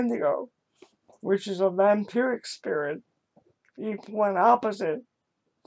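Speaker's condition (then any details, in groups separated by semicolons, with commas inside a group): Cerebral palsy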